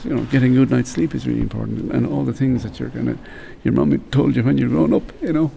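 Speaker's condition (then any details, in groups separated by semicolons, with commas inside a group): Young onset Parkinson's disease; diagnosed at 44, hand stopping, no arm swing before, later heavy shaking; about 15 years since diagnosis, deteriorating faster than hoped, earlier medication not very effective, regular exercise; voice was fading, noticed by wife, intensive LSVT Loud therapy, ongoing exercises keep voice strong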